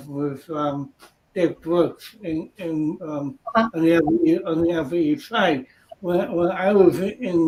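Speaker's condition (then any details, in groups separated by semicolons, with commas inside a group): Cerebral palsy; from birth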